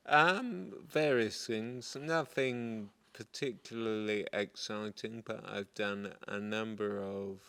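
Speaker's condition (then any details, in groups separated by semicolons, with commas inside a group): Multiple sclerosis; progressive form; developing over recent years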